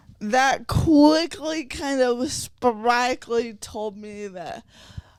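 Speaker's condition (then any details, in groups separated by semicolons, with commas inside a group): Cerebral palsy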